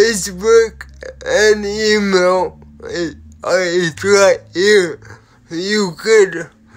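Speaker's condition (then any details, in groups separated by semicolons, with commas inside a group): Cerebral palsy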